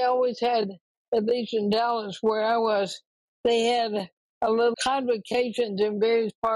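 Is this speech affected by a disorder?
Yes: ALS; recently diagnosed.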